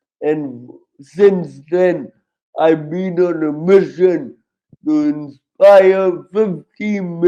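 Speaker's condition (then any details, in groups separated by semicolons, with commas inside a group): Cerebral palsy, severe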